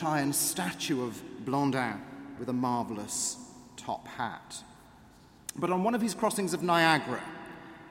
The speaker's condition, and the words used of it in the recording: No condition.